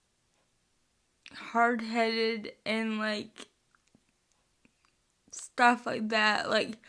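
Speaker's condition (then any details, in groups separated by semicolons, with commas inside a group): Spastic cerebral palsy, mixed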